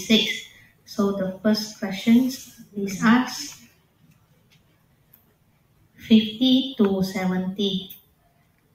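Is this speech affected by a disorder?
No.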